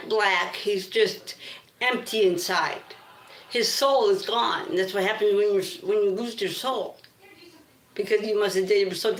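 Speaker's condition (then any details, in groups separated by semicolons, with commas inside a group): Cerebral palsy; effortful mouth movement for speech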